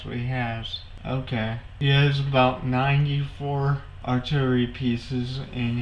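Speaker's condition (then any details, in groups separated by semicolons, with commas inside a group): Cerebral palsy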